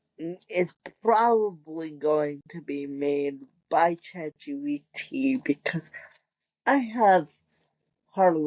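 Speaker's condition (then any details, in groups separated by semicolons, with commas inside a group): Cerebral palsy; wheelchair user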